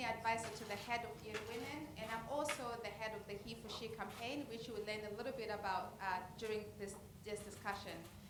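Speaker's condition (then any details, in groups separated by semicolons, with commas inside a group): No condition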